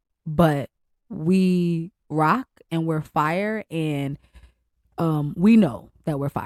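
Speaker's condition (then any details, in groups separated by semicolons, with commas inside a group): No condition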